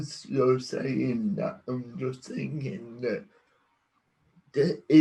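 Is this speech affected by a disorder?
Yes: cerebral palsy.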